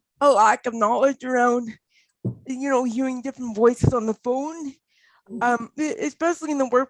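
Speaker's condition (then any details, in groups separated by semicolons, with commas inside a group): Cerebral palsy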